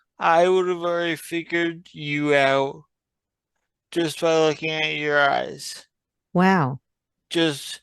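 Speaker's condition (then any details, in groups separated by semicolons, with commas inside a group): Traumatic brain injury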